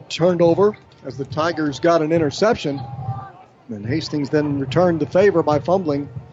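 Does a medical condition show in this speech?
No.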